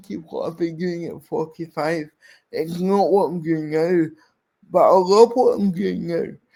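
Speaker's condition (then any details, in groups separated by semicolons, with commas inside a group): Cerebral palsy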